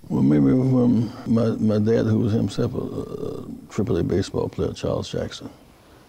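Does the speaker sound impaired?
Yes: Parkinson's disease; speech therapy.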